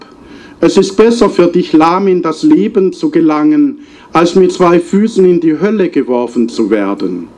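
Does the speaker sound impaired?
No.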